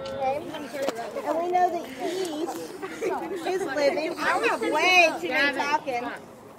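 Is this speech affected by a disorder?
No.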